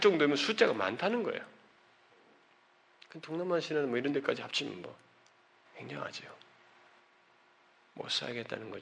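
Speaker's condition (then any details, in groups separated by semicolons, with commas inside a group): No condition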